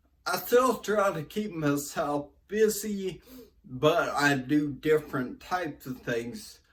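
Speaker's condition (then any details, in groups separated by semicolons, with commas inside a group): Brain injury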